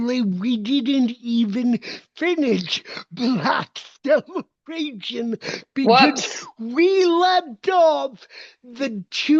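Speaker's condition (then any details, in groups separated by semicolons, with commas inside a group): Cerebral palsy; uses walker and wheelchair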